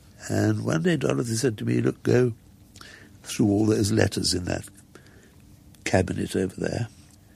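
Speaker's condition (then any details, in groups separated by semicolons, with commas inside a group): Muscular dystrophy; progressive, wheelchair user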